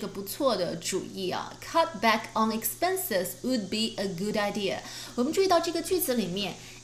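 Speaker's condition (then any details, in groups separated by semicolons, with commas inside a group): No condition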